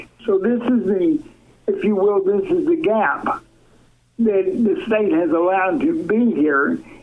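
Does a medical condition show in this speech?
Yes: cerebral palsy, severe.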